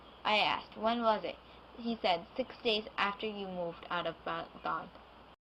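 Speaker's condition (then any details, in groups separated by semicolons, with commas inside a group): No condition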